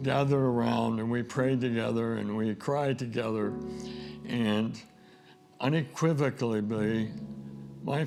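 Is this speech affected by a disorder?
Yes: ALS; diagnosed almost two years ago.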